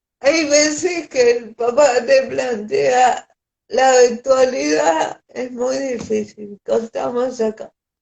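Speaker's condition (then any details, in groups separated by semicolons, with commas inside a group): Cerebral palsy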